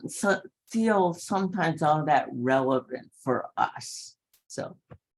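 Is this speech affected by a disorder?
Yes: cerebral palsy; lifelong, prone to falling.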